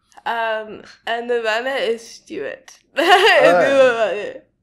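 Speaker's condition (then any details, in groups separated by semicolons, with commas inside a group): Cerebral palsy; speech not very clear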